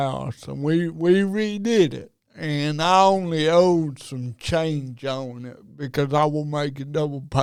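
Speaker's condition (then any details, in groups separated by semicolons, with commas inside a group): Cerebral palsy; diagnosed at about age two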